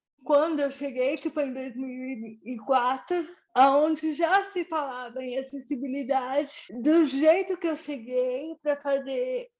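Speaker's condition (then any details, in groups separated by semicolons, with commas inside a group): Cerebral palsy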